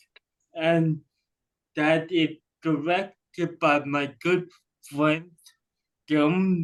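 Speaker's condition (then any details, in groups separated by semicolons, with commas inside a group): Cerebral palsy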